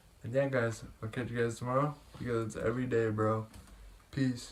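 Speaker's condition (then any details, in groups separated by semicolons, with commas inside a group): Cerebral palsy; able to speak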